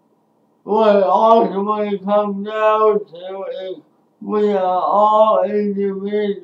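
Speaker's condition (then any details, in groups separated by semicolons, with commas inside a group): Speech impairment after birth surgery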